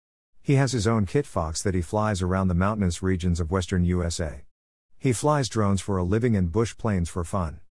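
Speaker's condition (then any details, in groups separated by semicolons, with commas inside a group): No condition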